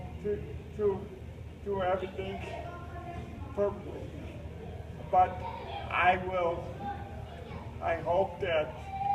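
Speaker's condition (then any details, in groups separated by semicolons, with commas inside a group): Cerebral palsy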